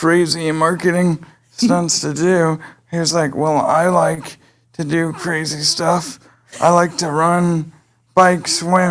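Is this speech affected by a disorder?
Yes: cerebral palsy; present from birth; able to speak.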